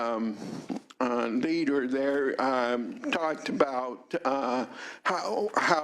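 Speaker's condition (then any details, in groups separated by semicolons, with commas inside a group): Cerebral palsy, mild; minor case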